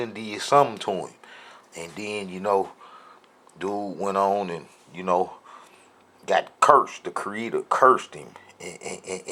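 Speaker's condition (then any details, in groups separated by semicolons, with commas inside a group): No condition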